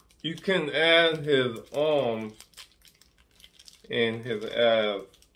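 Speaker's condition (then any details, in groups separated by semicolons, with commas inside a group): Ataxic cerebral palsy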